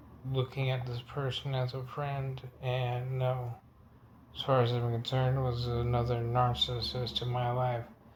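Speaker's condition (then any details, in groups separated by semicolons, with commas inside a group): Multiple sclerosis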